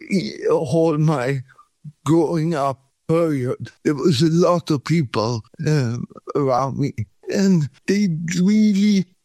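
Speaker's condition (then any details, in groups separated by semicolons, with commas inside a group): Cerebral palsy; muscle cramps and pain from shaking, cramp free after 5 days in Thailand, pain back within 3 days in Sweden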